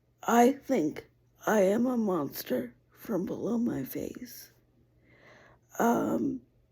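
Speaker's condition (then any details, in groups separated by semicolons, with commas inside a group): Cerebral palsy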